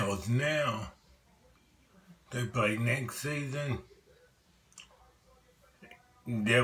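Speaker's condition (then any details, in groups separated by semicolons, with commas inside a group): Multiple sclerosis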